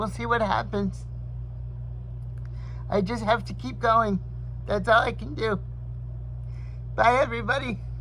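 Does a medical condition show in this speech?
Yes: cerebral palsy.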